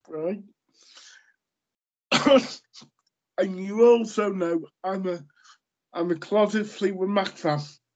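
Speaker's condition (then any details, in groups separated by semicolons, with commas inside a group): Cerebral palsy; lifelong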